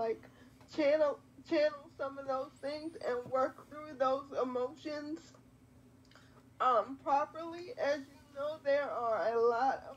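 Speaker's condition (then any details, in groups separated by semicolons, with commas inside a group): Quadriplegic cerebral palsy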